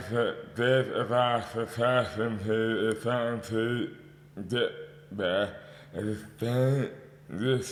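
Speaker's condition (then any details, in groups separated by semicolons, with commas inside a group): Dystonia; mouth impairment affects speech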